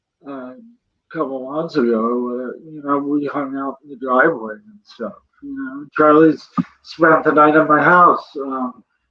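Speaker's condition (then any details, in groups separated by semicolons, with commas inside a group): Cerebral palsy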